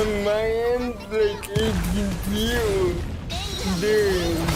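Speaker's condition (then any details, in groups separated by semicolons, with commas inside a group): Cerebral palsy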